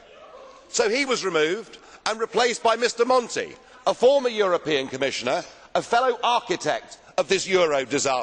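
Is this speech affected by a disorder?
No.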